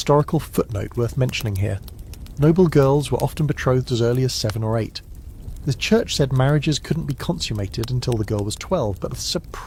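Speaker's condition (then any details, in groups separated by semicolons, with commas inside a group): No condition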